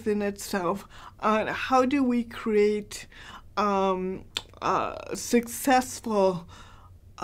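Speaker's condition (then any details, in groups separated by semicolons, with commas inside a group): Cerebral palsy, mild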